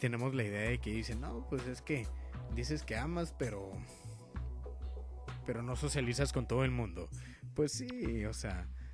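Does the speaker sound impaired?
No.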